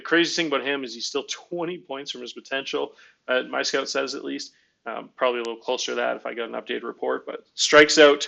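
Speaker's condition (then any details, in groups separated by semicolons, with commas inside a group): No condition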